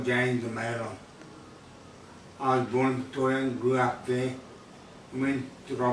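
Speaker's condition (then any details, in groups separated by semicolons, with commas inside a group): Traumatic brain injury; severe, motorcycle accident, coma; about 6 years, stem cell treatment, poor balance, cannot walk alone; speech problems, struggles to express, loud shouting outbursts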